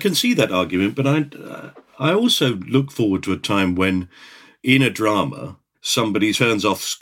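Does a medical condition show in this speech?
No.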